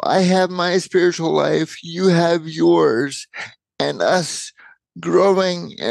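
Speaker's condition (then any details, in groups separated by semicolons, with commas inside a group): Cerebral palsy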